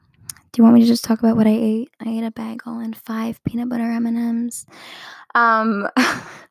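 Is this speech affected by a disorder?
No.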